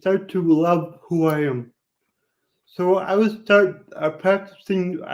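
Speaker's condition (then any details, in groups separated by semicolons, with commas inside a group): Cerebral palsy; speech noticeably affected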